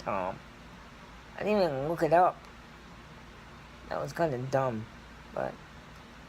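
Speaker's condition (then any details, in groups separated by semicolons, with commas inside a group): Cerebral palsy; scoliosis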